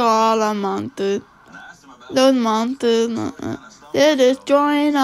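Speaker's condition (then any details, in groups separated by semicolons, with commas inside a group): Cerebral palsy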